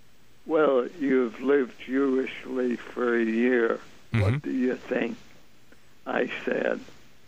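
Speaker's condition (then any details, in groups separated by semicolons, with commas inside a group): ALS; muscle twitches and hand weakness at onset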